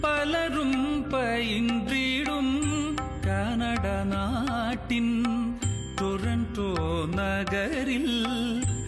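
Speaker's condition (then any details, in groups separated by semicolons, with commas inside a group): No condition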